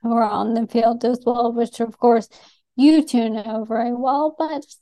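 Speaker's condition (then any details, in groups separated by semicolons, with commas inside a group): ALS; diagnosed by elimination over multiple years by Dr. Neil Snyder, Columbia University, atypical young woman; diagnosed within about past year, on the one approved ALS medication since diagnosis, symptom-directed treatments; speech affected by ALS, noticeable on podcasts and shows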